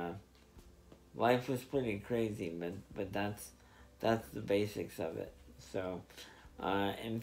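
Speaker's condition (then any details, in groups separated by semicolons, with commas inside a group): Spastic diplegia cerebral palsy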